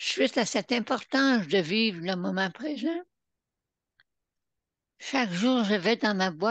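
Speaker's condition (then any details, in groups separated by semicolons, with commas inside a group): Parkinson's disease; began with one-hand tremor; about 16 years since diagnosis, symptoms 22 years earlier; vocal cords may fail, some difficulty expressing herself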